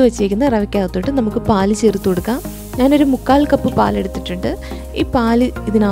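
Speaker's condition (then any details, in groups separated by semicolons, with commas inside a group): No condition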